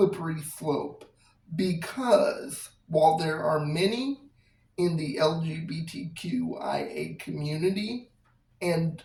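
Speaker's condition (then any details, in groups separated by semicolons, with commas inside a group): Cerebral palsy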